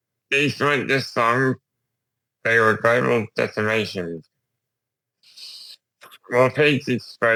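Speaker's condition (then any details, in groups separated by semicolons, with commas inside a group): Duchenne muscular dystrophy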